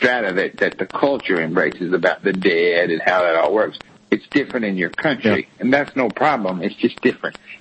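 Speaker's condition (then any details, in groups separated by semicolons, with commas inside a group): No condition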